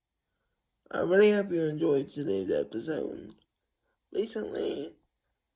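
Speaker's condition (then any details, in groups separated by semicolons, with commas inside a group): Cerebral palsy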